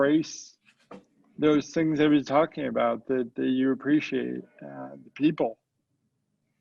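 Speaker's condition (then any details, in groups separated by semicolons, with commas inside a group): Cerebral palsy, mild; mild form affects speech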